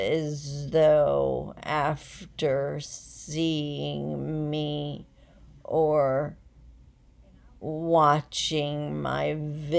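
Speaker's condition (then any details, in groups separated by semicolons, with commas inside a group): Essential tremor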